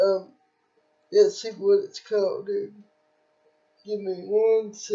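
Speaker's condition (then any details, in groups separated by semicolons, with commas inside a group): Cerebral palsy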